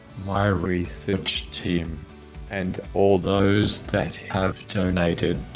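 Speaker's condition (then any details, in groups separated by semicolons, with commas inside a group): Motor neuron disease, speech-generating device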